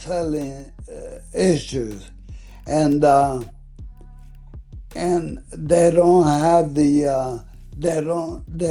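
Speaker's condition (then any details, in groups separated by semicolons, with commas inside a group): ALS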